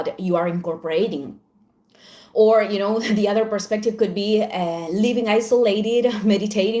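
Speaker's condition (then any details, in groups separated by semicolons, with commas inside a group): No condition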